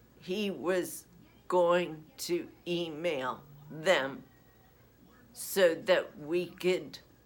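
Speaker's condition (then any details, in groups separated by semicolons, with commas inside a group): Essential tremor; voice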